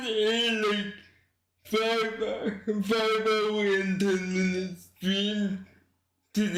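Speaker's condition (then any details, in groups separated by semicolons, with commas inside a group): Cerebral palsy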